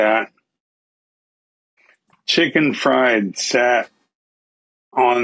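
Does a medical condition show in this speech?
Yes: ALS.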